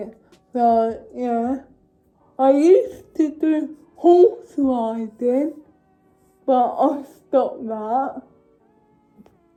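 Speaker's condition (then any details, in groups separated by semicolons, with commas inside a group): Cerebral palsy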